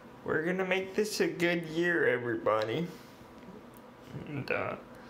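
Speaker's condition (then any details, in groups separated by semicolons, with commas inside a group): Cerebral palsy; affects muscle movement, intellect unaffected, eight major surgeries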